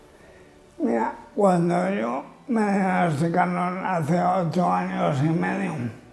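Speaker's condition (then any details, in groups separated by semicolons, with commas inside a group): Amyotrophic lateral sclerosis (ela)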